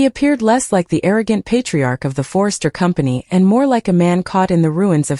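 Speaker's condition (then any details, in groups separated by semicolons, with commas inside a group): No condition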